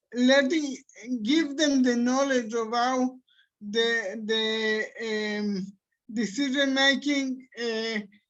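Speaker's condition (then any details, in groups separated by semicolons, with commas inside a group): Cerebral palsy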